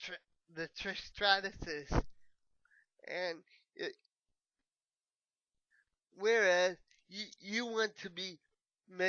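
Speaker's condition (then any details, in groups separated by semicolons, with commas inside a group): Cerebral palsy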